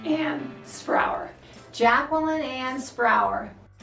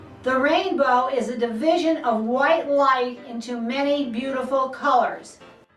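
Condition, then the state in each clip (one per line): Parkinson's disease
Before SPEAK OUT! therapy
After SPEAK OUT! therapy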